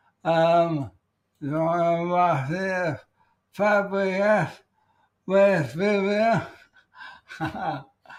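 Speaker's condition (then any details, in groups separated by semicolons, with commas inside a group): ALS; voice may sound peculiar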